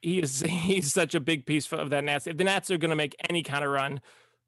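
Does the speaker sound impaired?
No.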